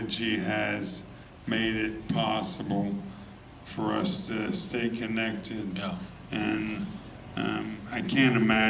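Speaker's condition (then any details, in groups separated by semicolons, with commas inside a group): ALS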